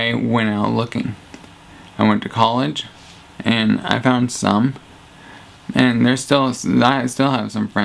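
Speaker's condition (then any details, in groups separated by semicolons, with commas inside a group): Traumatic brain injury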